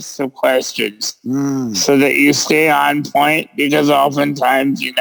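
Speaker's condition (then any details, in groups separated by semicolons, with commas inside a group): Cerebral palsy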